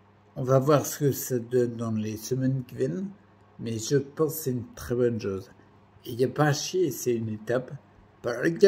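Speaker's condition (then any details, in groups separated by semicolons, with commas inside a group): Primary progressive multiple sclerosis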